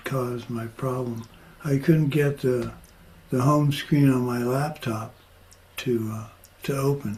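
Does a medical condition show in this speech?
Yes: Parkinson's; progressing.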